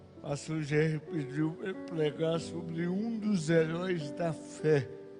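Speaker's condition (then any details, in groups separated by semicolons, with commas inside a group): Cerebral palsy; no speech as child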